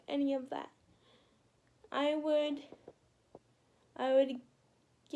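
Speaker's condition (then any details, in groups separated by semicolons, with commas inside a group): Quadriplegic cerebral palsy, spastic quadriplegic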